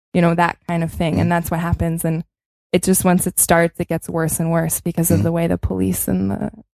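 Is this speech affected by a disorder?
No.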